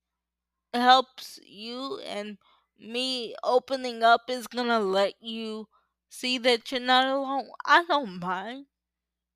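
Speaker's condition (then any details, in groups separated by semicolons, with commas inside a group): Cerebral palsy; depends on others for physical needs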